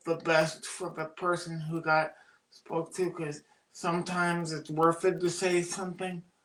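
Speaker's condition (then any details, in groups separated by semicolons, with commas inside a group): Cerebral palsy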